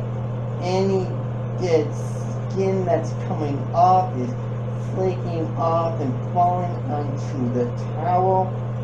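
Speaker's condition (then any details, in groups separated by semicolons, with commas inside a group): Cerebral palsy; affects feet and gait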